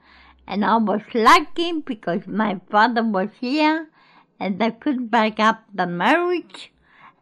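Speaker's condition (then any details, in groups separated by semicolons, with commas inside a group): Cerebral palsy; born in Greece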